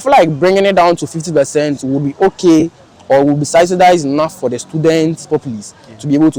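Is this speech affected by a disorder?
No.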